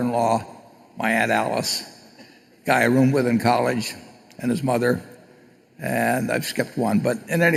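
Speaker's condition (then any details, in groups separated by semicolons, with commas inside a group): No condition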